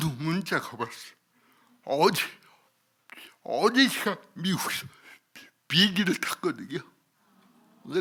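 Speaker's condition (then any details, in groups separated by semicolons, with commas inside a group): Cerebral palsy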